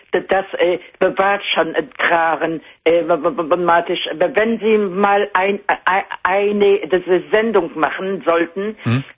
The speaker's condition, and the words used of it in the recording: Stuttering. Ich frage dich mal ein paar Sachen, wo du vielleicht ein bisschen kürzer antworten musst, dann fällt es dir nicht so schwer.